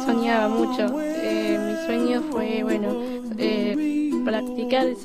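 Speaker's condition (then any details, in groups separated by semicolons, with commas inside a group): Down syndrome; congenital, since birth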